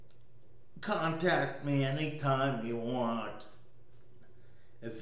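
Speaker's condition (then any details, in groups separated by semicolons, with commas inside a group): Cerebral palsy; speech may sound drunk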